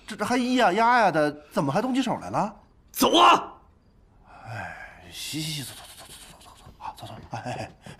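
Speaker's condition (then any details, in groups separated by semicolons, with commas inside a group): No condition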